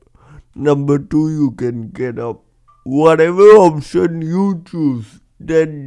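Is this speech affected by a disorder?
Yes: cerebral palsy; congenital, breech vaginal birth instead of recommended c-section, head stuck 90 seconds, oxygen loss; age 25, walks, others ask if drunk, three years on Singapore cerebral palsy football team; could not speak properly as child, now speaks publicly as motivational speaker.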